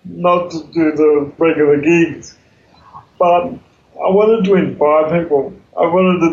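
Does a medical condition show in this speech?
Yes: cerebral palsy; congenital, wheelchair user.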